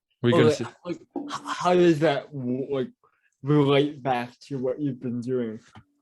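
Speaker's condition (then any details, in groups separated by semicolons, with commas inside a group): Cerebral palsy; mild speech impediment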